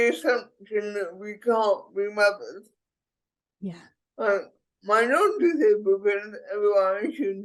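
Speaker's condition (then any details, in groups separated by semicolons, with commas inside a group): Cerebral palsy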